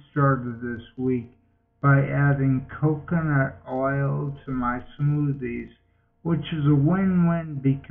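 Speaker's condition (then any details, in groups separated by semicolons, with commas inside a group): Multiple sclerosis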